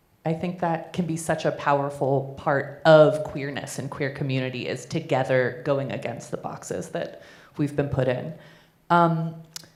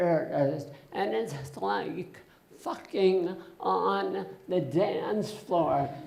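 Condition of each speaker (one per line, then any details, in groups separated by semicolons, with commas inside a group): No condition
Essential tremor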